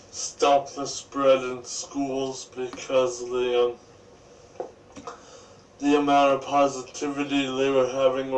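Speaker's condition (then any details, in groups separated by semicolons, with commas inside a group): Cerebral palsy; speech may be hard to understand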